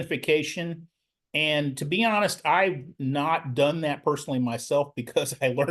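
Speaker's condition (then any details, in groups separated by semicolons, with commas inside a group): No condition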